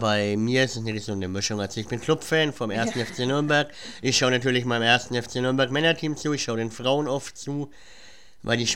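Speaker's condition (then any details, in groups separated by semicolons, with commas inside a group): Cleft palate; cleft palate present since childhood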